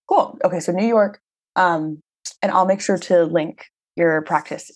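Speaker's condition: No condition

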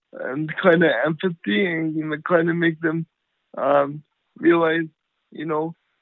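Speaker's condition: Cerebral palsy; power wheelchair

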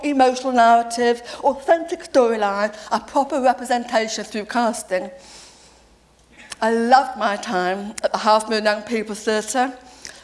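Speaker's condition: Deafness; deaf since age seven

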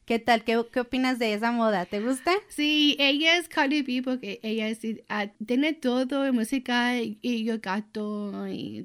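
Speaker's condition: Down syndrome; 24 years old; often answers for her

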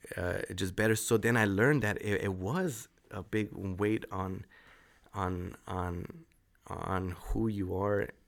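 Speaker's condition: Stuttering; developmental stutter since first words, late talker, speech therapy since about fourth grade, continued through high school; still stutters, scared of phone calls, studying communicative disorders, fluency class, pseudo-stuttering strategy; full sentences now, small disfluencies without blocks, worse with triggers like excitement, fluent singing and acting; repeated sounds, prolonged sounds, blocks

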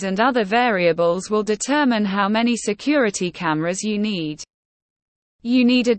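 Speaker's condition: No condition

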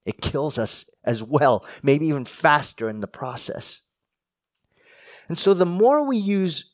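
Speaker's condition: No condition

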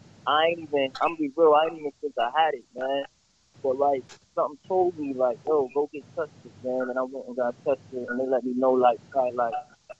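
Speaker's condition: No condition

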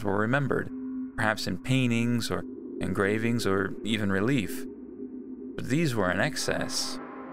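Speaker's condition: No condition

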